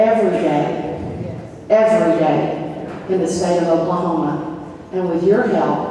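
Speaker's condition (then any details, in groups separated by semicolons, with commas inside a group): No condition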